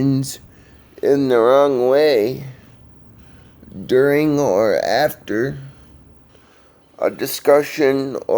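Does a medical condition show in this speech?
Yes: cerebral palsy.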